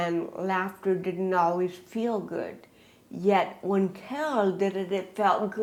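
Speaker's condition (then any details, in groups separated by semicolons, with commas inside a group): Cerebral palsy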